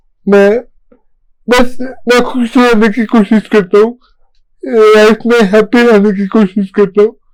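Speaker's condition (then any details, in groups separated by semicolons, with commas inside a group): Cerebral palsy; since childhood; voice not clear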